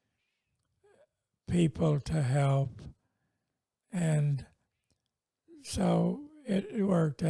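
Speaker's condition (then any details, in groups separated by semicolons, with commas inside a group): Multiple sclerosis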